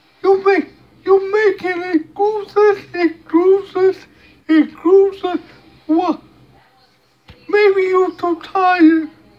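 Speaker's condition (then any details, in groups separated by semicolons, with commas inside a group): Cerebral palsy; speech hard to understand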